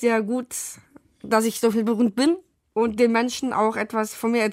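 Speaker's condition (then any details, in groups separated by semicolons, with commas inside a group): Down syndrome; present from birth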